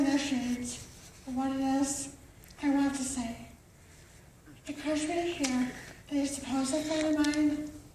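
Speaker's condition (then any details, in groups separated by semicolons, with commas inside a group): Cerebral palsy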